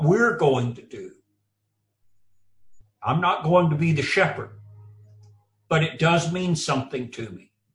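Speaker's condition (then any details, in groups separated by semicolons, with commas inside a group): No condition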